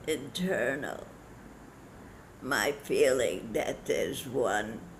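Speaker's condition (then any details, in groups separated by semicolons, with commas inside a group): Parkinson's disease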